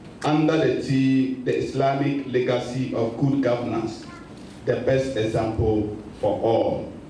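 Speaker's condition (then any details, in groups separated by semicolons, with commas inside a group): No condition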